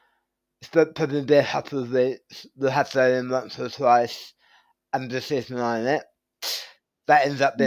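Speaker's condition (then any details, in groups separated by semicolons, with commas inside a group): Tongue cancer surgery; right-side tongue surgery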